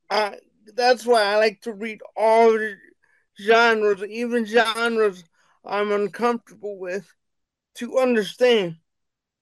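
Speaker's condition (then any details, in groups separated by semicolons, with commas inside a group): Cerebral palsy; wheelchair bound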